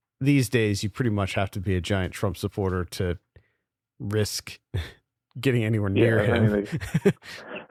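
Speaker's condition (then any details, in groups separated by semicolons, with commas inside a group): No condition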